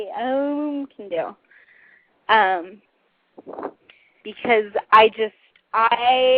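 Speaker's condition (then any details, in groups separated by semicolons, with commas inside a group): Cerebral palsy; stutters from speech muscle spasms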